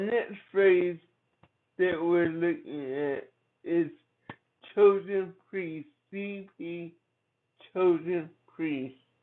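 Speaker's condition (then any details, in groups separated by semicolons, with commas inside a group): Cerebral palsy; from birth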